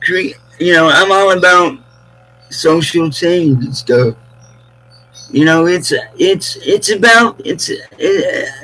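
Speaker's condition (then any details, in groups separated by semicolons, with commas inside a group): Cerebral palsy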